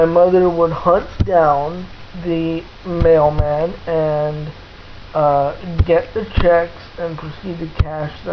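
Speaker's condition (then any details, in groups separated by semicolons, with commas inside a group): Cerebral palsy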